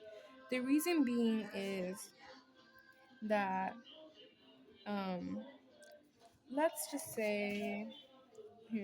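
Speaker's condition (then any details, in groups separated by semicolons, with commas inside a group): No condition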